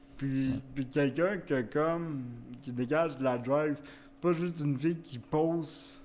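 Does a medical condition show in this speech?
Yes: cerebral palsy; wheelchair use.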